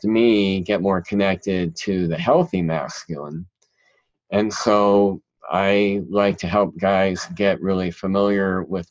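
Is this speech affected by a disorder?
Yes: cleft palate; present since childhood.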